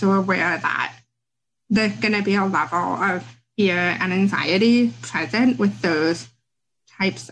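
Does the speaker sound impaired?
Yes: deafness; reads lips, wears cochlear implants; had speech therapy.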